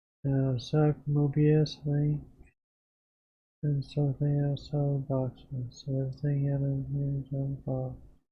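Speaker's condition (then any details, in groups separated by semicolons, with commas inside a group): Parkinson's disease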